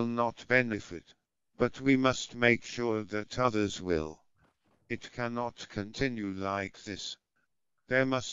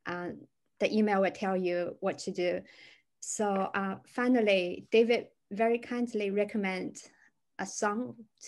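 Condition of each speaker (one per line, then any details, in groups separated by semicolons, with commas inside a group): Bulbar onset motor neurone disease; bulbar onset, tongue, lips, mouth, throat muscles affected; about two years since onset, weakening balance and strength, tube-fed; cannot speak, uses synthetic voice from recorded phrases, no oral eating, speech-generating device
No condition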